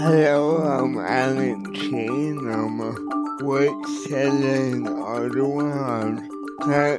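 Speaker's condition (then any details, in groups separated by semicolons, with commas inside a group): Cerebral palsy; wheelchair user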